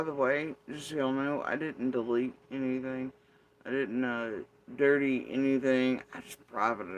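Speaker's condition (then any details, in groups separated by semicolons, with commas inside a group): Facial paralysis after surgery; tongue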